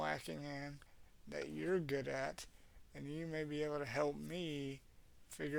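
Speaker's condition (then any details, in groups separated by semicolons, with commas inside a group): Cerebral palsy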